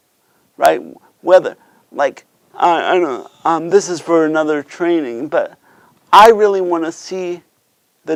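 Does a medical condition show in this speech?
Yes: cerebral palsy.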